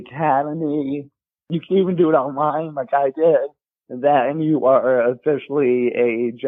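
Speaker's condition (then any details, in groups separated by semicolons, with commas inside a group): Muscular dystrophy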